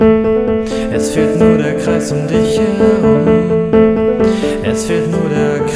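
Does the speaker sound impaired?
No.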